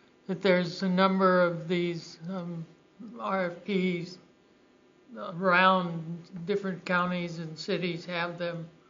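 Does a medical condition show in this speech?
Yes: Parkinson's.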